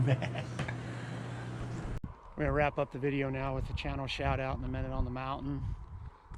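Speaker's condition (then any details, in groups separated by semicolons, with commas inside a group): No condition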